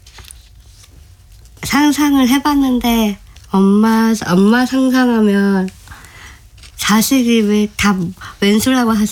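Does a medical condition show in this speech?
Yes: Down syndrome; joint pain throughout body, body shape changes forced stop of ballet; pain in every joint; speaks very well, communicates smoothly, disability barely noticeable, needed detailed concrete explanations from director.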